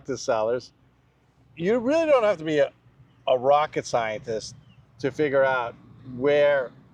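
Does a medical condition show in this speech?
No.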